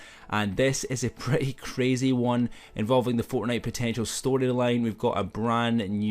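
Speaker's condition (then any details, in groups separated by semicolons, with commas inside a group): No condition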